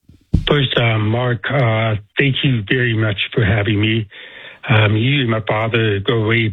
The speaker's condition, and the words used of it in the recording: Deafness. So I speak with the deaf accent, so that